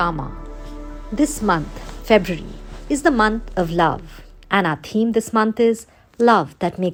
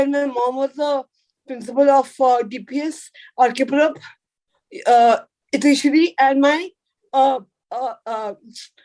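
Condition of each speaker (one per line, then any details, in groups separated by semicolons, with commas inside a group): No condition
Cerebral palsy; from birth, floppy limbs, poor head control; delayed milestones, walked at age ten; could not talk as a child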